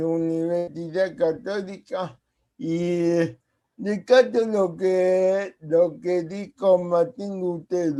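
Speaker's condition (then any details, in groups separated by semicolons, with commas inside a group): Cerebral palsy; speaks as if with potato in mouth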